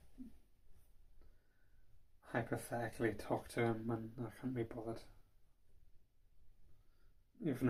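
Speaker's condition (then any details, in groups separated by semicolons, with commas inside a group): Cerebral palsy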